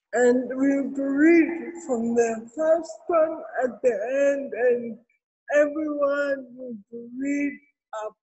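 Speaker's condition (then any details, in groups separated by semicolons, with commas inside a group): Cerebral palsy; therapy since six months old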